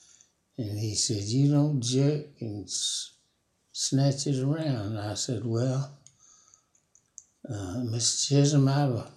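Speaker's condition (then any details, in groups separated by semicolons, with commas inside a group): Parkinson's disease; Parkinson's for about 5 years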